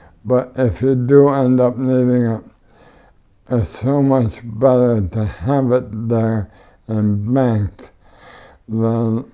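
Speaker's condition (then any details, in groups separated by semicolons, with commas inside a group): ALS; first symptom about a year before diagnosis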